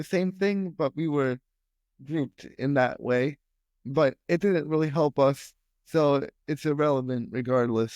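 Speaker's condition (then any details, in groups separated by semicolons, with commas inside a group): Spastic quadriplegia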